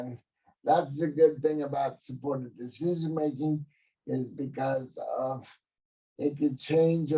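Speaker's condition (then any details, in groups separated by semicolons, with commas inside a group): Cerebral palsy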